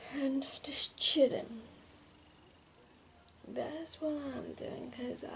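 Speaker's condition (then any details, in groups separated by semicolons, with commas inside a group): Cerebral palsy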